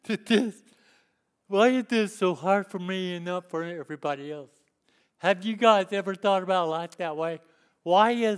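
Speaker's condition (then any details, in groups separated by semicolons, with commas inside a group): Cerebral palsy; lifelong disability since youth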